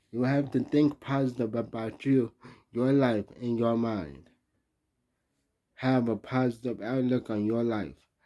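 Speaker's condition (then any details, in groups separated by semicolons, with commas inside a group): Traumatic brain injury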